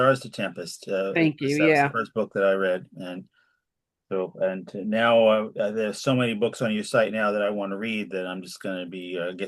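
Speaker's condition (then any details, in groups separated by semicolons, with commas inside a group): No condition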